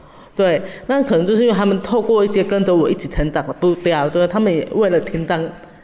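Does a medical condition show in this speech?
Yes: acquired deafness, severe; acute deafness after mumps in first grade, diagnosed 三軍總醫院, left ear deaf, right 90+ db, hearing aids; hearing still poor, communicates openly, tells others hearing limits first; relearned speech after hearing loss, predicted no speech without auditory feedback, hearing training.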